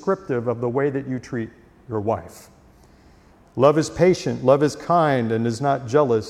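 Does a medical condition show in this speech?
No.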